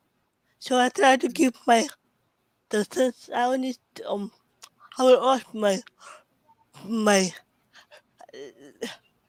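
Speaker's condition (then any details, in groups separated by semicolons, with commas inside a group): Cerebral palsy; speech often hard to understand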